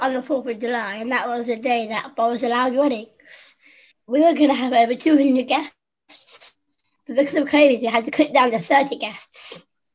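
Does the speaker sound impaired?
Yes: Down syndrome; congenital, infant heart failure, heart surgery in infancy, stopped breathing as baby and resuscitated, chest problems, pneumonia; age 25; learned to speak by copying younger sister Susie, never stopped talking since.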